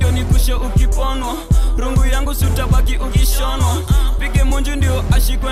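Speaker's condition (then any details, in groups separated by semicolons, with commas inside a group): No condition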